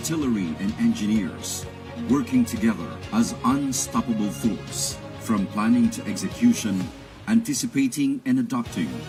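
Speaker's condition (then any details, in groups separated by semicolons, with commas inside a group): No condition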